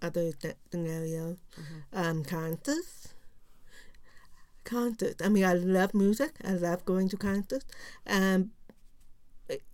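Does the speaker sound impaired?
Yes: profound deafness; profound deafness left ear, total deafness right ear, diagnosed age 3, hearing aid, no cochlear implant; wears hearing aid, which helps, gets some noise, relies on lip-reading for words to make sense; learned to speak and lip-read in early oral pre-preschool program, encouraged to speak, mainstreamed.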